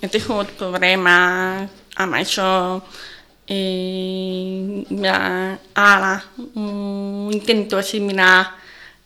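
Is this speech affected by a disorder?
Yes: deafness from birth, congenital; communicates by lip reading since always; others' face masks block lip reading, needs people to lower masks; intonation different from hearing speakers, may not be understood well, host finds speech understandable.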